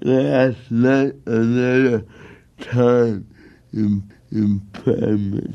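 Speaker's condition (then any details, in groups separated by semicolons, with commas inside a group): Cerebral palsy; congenital, present from birth; can be difficult to understand, at least on first hearing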